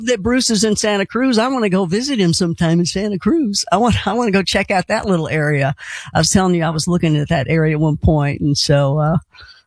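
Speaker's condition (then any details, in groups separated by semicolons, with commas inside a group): No condition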